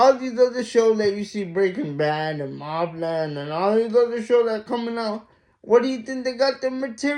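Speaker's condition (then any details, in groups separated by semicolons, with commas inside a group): Mild cerebral palsy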